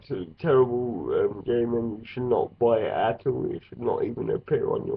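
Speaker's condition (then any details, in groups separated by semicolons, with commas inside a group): Cerebral palsy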